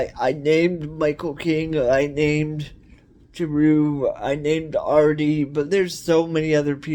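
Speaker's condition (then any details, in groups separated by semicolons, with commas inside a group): Cerebral palsy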